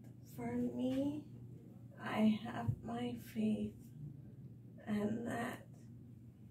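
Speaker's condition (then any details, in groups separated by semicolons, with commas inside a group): ALS; recently diagnosed, symptoms started some months ago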